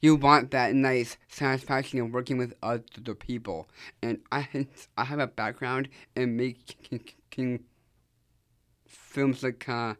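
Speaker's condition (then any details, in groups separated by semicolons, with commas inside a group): Down syndrome; speaking live on radio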